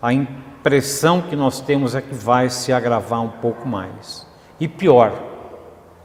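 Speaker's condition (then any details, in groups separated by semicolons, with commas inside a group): No condition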